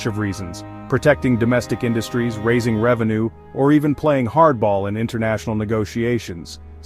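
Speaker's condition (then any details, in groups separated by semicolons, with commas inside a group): No condition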